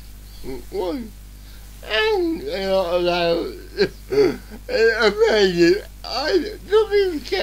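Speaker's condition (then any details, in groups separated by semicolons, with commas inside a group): Cerebral palsy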